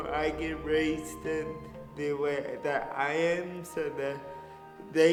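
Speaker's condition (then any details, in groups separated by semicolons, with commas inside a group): Cerebral palsy; diagnosed shortly after birth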